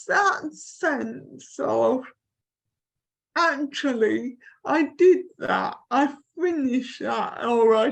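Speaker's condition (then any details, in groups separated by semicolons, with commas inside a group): Cerebral palsy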